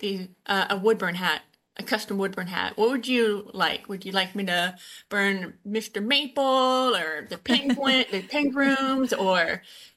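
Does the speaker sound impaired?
Yes: Usher syndrome, born deaf; Usher syndrome type 2, deaf or hard of hearing from birth, hearing aids from age 2, sign language.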